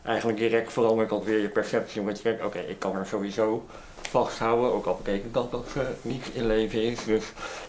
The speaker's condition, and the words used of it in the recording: Cleft palate. Je hoort het al op de manier waarop hij praat, heeft immers zelfs ook een hazenlip.